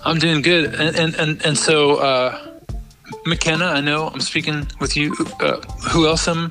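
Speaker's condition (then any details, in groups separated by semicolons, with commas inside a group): Stuttering; self-described speech handicap; stuttering expected during interview, not caused by nervousness; stuttering moments expected in speech; repeated words, prolonged sounds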